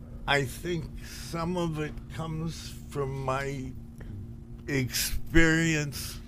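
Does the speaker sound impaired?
Yes: Parkinson's disease; Parkinson's disease diagnosed about 15 years ago.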